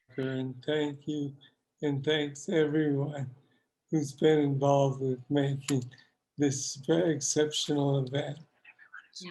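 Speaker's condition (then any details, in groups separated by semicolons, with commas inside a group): Parkinson's disease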